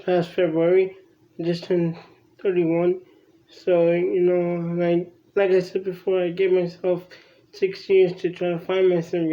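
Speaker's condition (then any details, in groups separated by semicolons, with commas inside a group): Cerebral palsy; from birth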